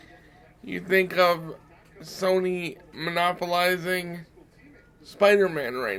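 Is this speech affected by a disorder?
Yes: cerebral palsy.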